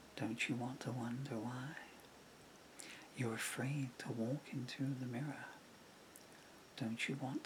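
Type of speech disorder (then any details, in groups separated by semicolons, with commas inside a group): Bulbar dysarthria; progressive bulbar palsy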